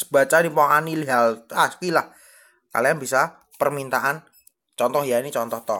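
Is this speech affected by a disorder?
No.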